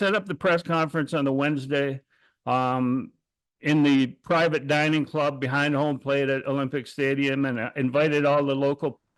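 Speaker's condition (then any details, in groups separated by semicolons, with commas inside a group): No condition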